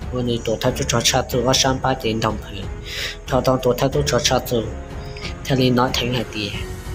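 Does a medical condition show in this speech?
No.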